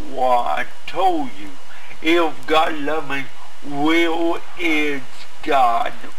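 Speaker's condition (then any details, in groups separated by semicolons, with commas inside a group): Cerebral palsy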